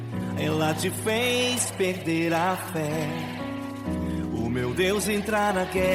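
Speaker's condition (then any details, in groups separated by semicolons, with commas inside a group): No condition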